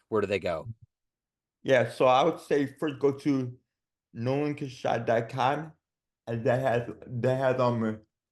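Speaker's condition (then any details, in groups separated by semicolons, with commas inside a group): Dystonia; childhood onset, involuntary movements and muscle contractions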